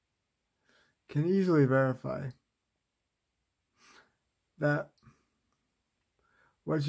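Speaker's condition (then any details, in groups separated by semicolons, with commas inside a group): Cerebral palsy, spastic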